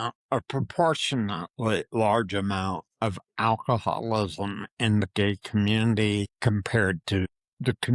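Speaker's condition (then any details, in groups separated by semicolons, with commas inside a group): Parkinson's disease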